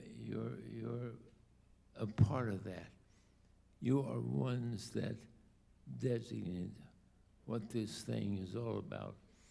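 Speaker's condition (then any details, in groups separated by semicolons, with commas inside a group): ALS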